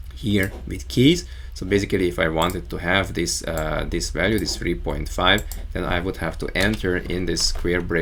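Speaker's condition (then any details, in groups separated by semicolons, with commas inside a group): No condition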